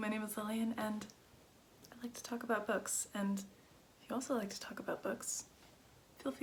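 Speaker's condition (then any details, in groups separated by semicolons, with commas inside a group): No condition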